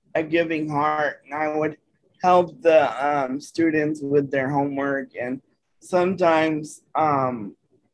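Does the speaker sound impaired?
Yes: cerebral palsy; age 33, uses adaptive voice dictation apps on phone and computer for typing.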